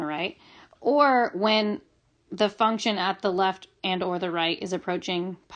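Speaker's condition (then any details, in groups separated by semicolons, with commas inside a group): No condition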